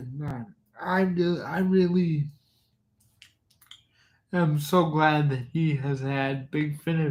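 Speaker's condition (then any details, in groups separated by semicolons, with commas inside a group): Cerebral palsy; from birth, cannot type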